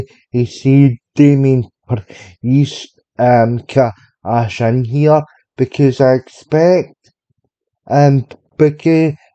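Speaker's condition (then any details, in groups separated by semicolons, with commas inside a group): Cerebral palsy; unable to walk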